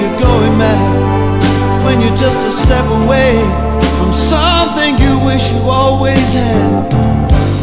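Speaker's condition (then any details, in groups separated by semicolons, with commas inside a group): No condition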